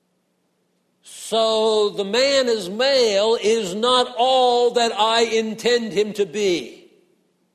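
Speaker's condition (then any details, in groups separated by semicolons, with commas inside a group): No condition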